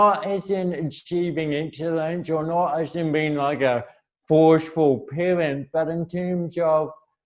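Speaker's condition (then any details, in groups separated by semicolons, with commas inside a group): Cerebral palsy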